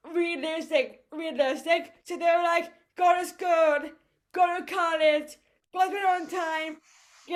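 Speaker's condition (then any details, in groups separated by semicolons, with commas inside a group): Cerebral palsy; voice affected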